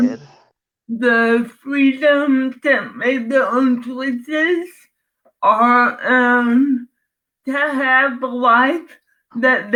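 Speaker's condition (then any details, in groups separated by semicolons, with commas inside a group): Cerebral palsy; from birth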